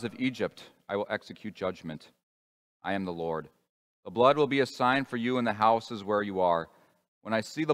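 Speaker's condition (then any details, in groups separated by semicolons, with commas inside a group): No condition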